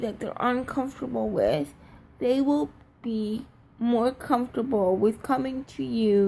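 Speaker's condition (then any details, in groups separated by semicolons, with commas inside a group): Cerebral palsy, triplegia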